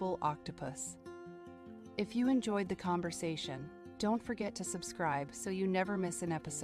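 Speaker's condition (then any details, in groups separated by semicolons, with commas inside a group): No condition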